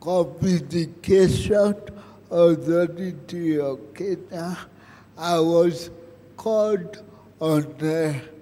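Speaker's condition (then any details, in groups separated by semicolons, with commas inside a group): Cerebral palsy; present from birth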